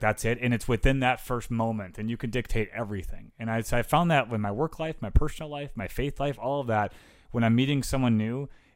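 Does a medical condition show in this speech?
No.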